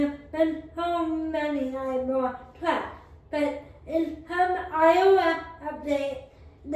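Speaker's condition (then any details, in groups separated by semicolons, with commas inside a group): Cerebral palsy, spastic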